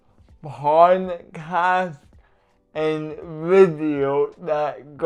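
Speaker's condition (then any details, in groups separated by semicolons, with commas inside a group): Cerebral palsy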